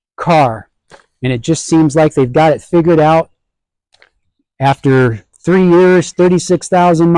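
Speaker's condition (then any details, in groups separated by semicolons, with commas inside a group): No condition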